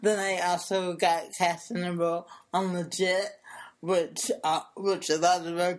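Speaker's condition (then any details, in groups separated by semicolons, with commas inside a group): Cerebral palsy; since birth, brain damage to motor area of brain, affects speech and body movement; improved with speech therapy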